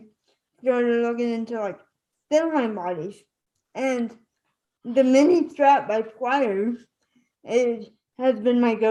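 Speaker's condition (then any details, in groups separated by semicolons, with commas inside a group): Spastic cerebral palsy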